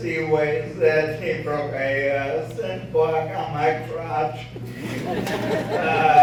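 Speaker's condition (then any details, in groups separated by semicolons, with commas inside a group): ALS; voice sounds impaired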